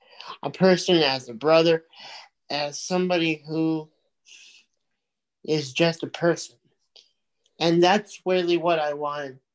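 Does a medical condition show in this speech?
Yes: cerebral palsy; from birth.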